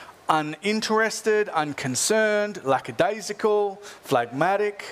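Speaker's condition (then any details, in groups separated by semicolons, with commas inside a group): No condition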